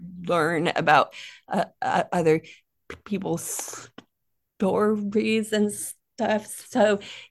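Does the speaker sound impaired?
Yes: stuttering; stutter since childhood, more severe when younger, quiet child avoiding speaking, NSA workshop in Fort Lauderdale; still stutters, no problems communicating at work, growing confidence; more comfortable the more people spoken to, sound repetitions; here repeated sounds, prolonged sounds, blocks.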